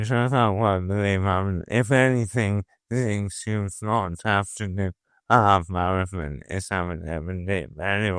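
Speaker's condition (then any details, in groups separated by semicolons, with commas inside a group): Motor neuron disease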